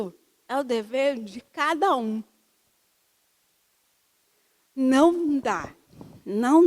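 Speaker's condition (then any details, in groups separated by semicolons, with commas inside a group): Cerebral palsy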